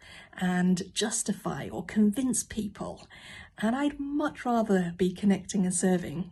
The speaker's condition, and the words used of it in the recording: None; typical speech.